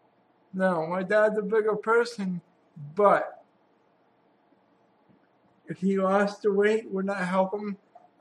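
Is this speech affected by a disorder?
Yes: cerebral palsy; has had surgery.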